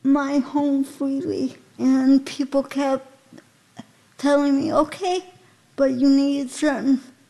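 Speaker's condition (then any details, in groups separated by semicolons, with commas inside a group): Spastic quadriplegic cerebral palsy; affects all four limbs, needs assistance with physical tasks, cognition normal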